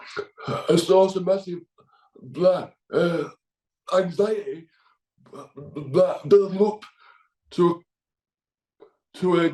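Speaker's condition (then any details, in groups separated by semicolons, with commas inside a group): Cerebral palsy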